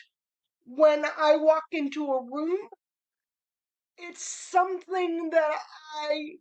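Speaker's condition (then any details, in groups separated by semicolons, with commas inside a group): Cerebral palsy; spastic cerebral palsy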